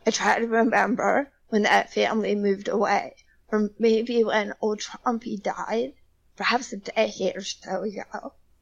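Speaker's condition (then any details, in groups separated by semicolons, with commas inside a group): Spasmodic dysphonia; part of dystonia throughout body, onset as teenager in drama club, diagnosed in college, past Botox injections into vocal cords; voice cracking, may sound nervous, injections caused muteness for a month then very soft voice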